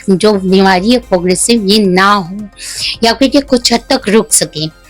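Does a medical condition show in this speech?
No.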